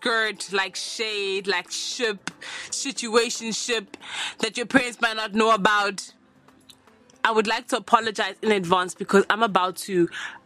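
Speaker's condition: No condition

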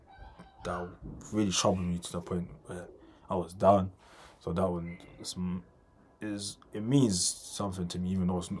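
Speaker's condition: Stammer, mild; slight stammer, past leg problems treated with physiotherapy; not widely known, still records podcast episodes; prolonged sounds, blocks

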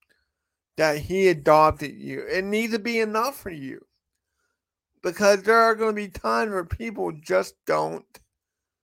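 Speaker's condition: Cerebral palsy; affects walk and speech, outward visible disability; strangers judge speech

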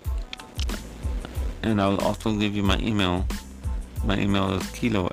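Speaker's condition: Cerebral palsy; secondary scoliosis, spinal curvature affecting more with age, orthopedic doctor care in teens

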